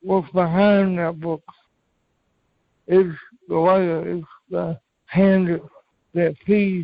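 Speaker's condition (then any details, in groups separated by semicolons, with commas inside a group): Cerebral palsy; from birth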